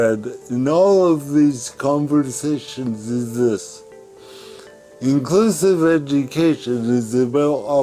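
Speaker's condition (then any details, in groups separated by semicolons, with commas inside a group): Cerebral palsy; from birth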